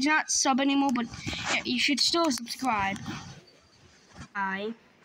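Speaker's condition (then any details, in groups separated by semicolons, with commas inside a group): No condition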